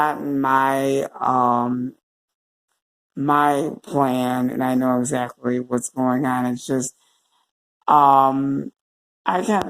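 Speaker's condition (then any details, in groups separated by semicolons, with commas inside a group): Cerebral palsy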